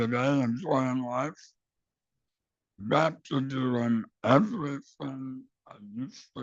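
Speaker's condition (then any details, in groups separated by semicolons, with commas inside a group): Base of tongue cancer; radical glossectomy with back muscle flap, no tongue; about 32 years since diagnosis, stage three tumor; relearned speaking and swallowing with speech therapy, blended food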